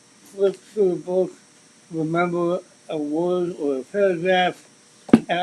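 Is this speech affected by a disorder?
Yes: cerebral palsy; speech impediment.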